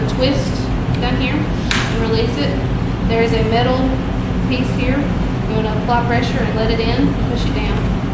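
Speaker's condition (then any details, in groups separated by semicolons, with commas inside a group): No condition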